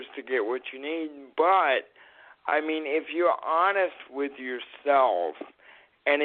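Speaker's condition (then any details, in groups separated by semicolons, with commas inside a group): Cerebral palsy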